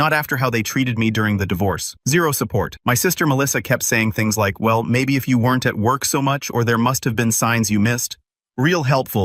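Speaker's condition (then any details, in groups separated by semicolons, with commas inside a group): No condition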